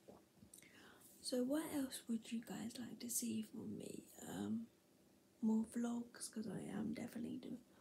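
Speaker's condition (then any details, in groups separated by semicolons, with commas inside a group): Cerebral palsy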